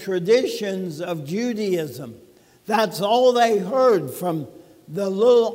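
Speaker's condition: ALS; talking a little bit funny

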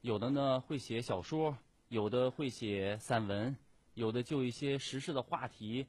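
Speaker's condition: No condition

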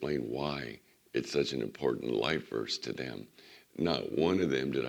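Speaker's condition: Vocal cord surgery recovery; resting voice

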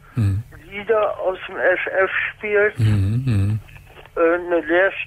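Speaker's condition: Spastic paralysis since birth; mainly in hands

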